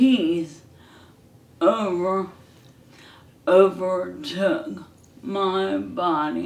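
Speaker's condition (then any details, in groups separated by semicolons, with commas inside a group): ALS; hand onset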